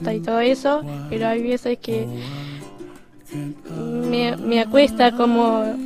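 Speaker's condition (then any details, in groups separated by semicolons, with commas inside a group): Down syndrome; congenital, since birth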